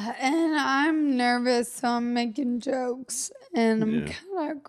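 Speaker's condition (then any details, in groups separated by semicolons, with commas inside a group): Friedreich's ataxia; wheelchair user, gets around and functions independently, partner Matt makes daily life easier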